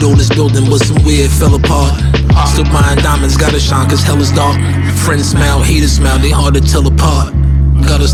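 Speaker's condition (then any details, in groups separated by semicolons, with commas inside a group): No condition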